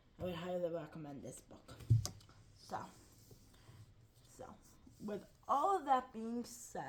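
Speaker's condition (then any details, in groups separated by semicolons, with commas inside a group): Cerebral palsy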